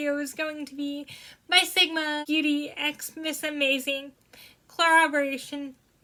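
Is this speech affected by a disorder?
Yes: cerebral palsy; spasticity in hands.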